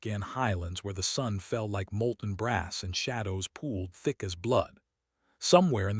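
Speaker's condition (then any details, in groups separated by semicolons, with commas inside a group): No condition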